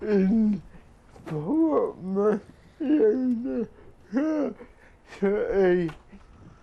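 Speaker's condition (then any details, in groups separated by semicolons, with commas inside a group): Cerebral palsy; since birth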